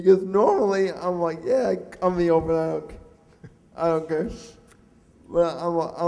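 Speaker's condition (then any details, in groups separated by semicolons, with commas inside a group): Cerebral palsy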